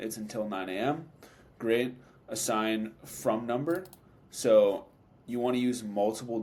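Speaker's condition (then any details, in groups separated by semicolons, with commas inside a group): No condition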